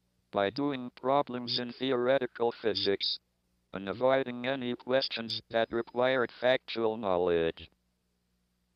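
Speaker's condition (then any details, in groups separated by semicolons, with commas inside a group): ALS, speech-generating device; diagnosed shortly after 21st birthday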